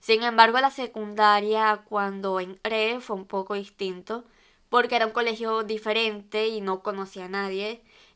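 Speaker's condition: Cleft lip and palate; altered nose shape

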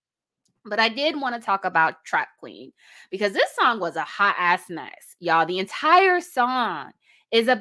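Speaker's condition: No condition

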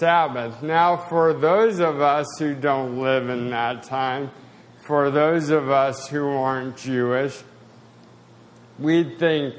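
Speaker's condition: Spasticity, mild

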